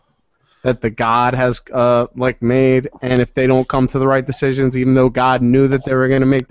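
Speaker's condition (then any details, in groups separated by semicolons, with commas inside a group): No condition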